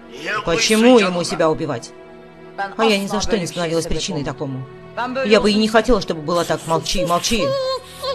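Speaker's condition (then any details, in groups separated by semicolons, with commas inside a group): No condition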